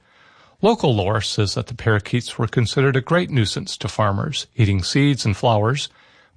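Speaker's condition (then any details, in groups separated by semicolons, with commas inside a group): No condition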